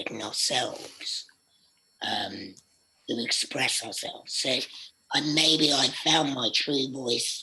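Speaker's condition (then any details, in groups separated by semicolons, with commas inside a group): Laryngectomy; voice box surgically removed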